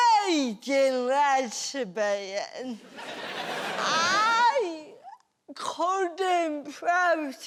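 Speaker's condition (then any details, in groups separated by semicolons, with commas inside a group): Cerebral palsy; birth asphyxia, 15 minutes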